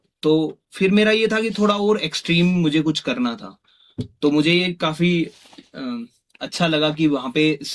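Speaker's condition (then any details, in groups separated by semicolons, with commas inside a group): No condition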